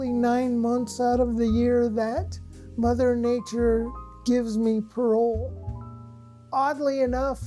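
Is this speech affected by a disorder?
Yes: cerebral palsy; since birth; anti-spasm medication.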